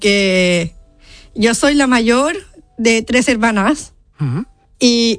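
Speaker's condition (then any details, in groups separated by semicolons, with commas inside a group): Down syndrome; present from birth, mother told of diagnosis before birth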